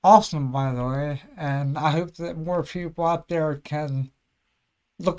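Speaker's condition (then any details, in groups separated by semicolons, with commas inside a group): Cerebellar ataxia; slurs a bit, voice affected a little, may need to repeat himself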